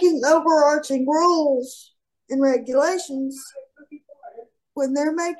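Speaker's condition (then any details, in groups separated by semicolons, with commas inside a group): Cerebral palsy; from birth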